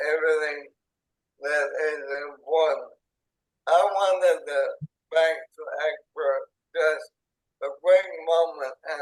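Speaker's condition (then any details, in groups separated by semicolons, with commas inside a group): ALS; onset in hands and arms, tracheostomy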